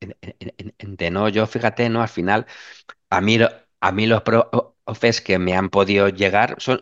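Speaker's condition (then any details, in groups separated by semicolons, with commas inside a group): Stuttering; since childhood; sometimes stutters more than usual in class, pauses, laughs it off; prolonged sounds, blocks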